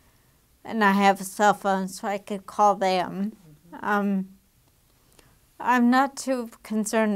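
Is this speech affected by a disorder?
Yes: damaged diaphragm.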